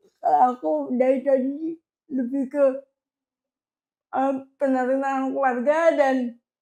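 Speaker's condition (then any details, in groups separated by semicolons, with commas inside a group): Cerebral palsy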